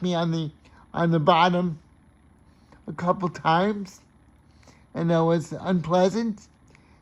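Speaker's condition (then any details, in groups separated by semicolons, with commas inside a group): Cerebral palsy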